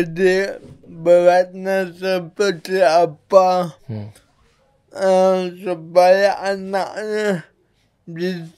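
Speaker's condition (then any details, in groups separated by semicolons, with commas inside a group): Cerebral palsy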